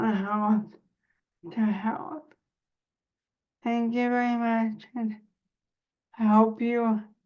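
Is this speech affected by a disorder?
Yes: cerebral palsy; spasticity.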